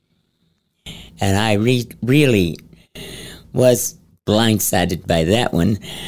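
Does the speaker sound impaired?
Yes: head and neck cancer, stage 4, into voice box; voice a little scratchy, never needed shots to swallow during chemotherapy.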